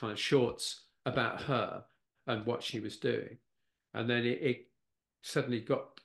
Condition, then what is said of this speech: Aphasia. But it still, as you can probably tell, I still have problems picking up words.